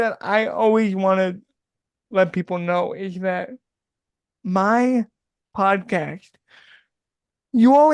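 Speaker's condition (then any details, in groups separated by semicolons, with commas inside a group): Cerebral palsy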